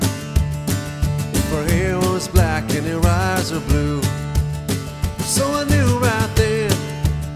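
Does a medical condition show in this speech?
No.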